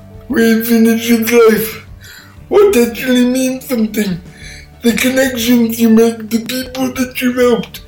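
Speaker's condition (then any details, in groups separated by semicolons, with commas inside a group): Cerebral palsy; listeners hesitant to ask for repeats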